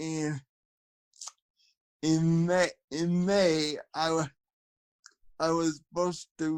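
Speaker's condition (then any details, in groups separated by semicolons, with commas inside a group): Cerebral palsy, spastic quadriplegia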